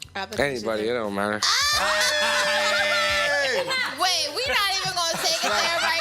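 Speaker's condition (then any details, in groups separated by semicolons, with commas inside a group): No condition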